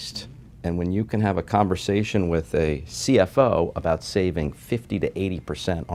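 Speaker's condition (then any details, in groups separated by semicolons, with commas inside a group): No condition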